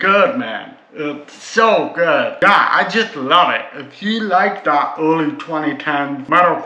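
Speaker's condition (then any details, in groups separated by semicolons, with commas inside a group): Cerebral palsy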